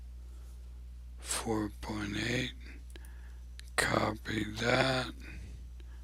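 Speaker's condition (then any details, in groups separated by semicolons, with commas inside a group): ALS; abnormally slow voice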